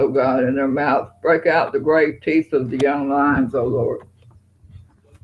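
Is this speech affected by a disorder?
Yes: Parkinson's.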